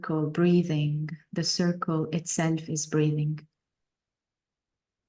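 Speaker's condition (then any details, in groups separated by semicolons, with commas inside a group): No condition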